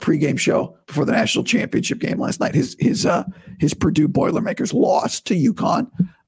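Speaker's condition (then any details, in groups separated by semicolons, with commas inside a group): Vocal cord surgery recovery; recovering from vocal cord surgery, starting vocal coach physical therapy today, doctor approves talking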